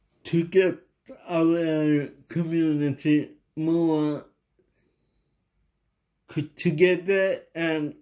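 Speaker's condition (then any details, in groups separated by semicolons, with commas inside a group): Cerebral palsy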